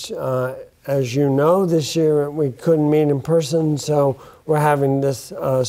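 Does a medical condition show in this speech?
Yes: bulbar onset ALS; affects speech.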